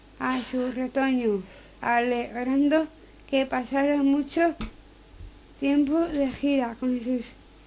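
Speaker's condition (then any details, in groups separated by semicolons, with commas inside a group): Down syndrome; reads news item aloud on live radio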